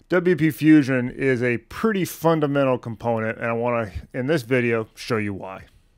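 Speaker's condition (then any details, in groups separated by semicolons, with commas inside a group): No condition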